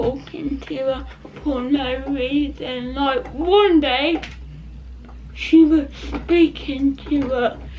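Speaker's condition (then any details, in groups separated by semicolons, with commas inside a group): Cerebral palsy; not quadriplegic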